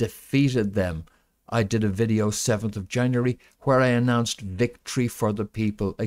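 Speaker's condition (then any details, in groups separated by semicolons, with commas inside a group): No condition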